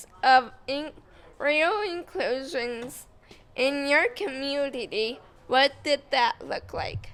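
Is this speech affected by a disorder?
Yes: cerebral palsy; affects muscles.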